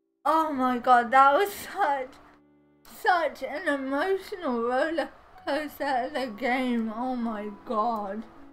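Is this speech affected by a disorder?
Yes: cerebral palsy.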